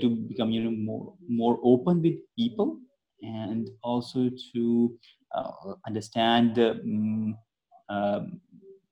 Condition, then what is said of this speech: Stuttering. If I stumble in my speaking, I stammer, that is okay.